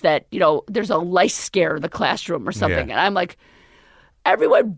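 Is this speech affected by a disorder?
Yes: left vocal cord paralysis, left unilateral; permanent left cord, near-fatal pneumonia two years ago, intubation, tracheostomy, feeding tube, steroid injections; recent type 1 thyroplasty with implant joining cords, may need another surgery, still hard to swallow; current voice temporary after recent surgery, could not talk or swallow during acute illness.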